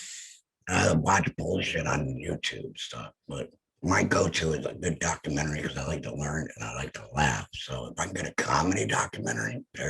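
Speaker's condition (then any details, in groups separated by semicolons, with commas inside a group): Head and neck cancer; voice lost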